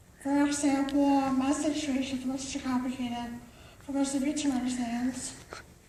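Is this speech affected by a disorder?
Yes: cerebral palsy; difficulty speaking and forming sounds.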